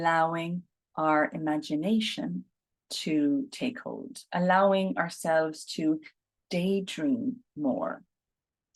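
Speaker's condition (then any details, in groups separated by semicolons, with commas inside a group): No condition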